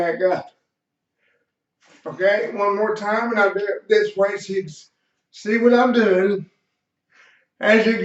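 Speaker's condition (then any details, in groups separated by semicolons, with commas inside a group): Cerebral palsy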